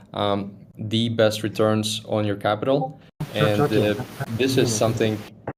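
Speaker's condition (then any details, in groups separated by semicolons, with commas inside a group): No condition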